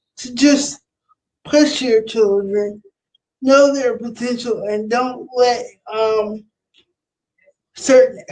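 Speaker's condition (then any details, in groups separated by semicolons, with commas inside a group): Cerebral palsy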